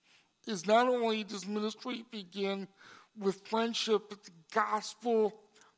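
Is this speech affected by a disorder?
Yes: cerebral palsy; congenital, brain damage affecting balance and coordination.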